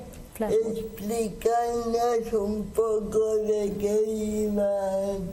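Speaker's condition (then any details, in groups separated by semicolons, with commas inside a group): Cerebral palsy; speaks with difficulty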